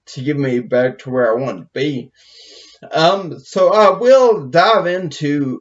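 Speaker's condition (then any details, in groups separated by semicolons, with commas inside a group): Brain injury; speech affected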